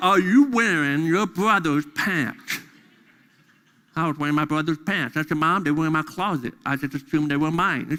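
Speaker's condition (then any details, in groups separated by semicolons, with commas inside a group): Deafness; deaf during school years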